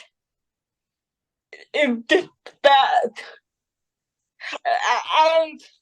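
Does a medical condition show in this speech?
Yes: cerebral palsy.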